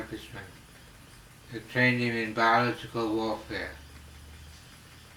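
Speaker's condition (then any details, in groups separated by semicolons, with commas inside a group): Slurred speech from poisoning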